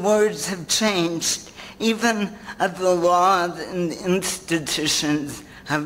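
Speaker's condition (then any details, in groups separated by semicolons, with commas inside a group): Cerebral palsy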